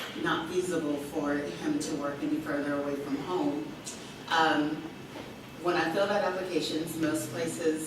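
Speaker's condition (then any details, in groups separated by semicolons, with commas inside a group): No condition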